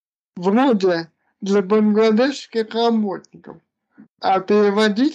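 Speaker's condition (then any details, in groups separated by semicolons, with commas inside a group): Cerebral palsy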